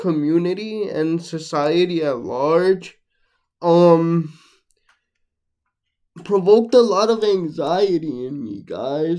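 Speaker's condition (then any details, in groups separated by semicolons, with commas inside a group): Cerebral palsy, mixed, mild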